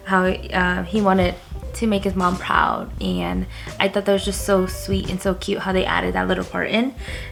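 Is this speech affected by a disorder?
No.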